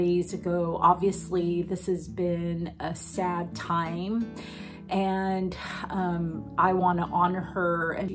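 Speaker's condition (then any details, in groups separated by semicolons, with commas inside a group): No condition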